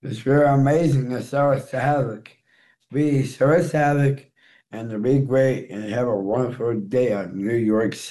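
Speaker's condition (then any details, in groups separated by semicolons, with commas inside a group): Down syndrome; congenital, 14-year-old boy, may pick things up more slowly per father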